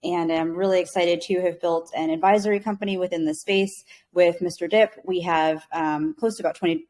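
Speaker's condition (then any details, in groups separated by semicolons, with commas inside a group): No condition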